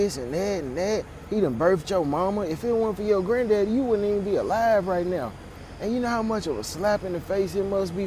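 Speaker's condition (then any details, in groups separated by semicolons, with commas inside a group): No condition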